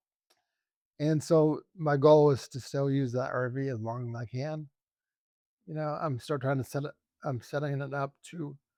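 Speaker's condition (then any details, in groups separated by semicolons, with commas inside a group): ALS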